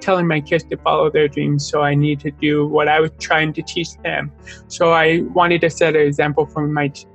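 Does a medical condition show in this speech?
Yes: deafness; born deaf both ears, implant at 13, speech therapy ages 2-3 to 10-11, redone after implant; speech okay, still has accent; struggles with speaking, no full sentences until age five, sign language learned later.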